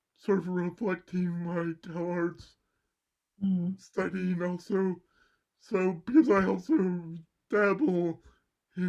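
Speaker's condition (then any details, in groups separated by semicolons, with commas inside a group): Cerebral palsy; mild left side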